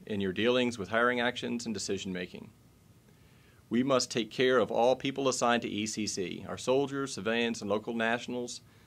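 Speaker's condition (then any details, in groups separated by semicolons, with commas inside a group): No condition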